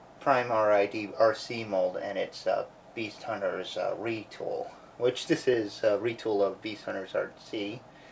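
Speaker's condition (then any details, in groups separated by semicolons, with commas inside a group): No condition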